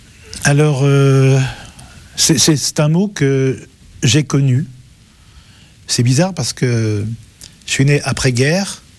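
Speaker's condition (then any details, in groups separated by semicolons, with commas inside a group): Stuttering; childhood-onset stutter around CM1-CM2, forced right-handed writing as left-hander, very severe in youth, no speech therapy; nearly 74, self-taught management by word substitution and concise sentences; substitutes easier words for hard sounds like r, short concise sentences, no stutter when respecting words; repeated sounds, repeated words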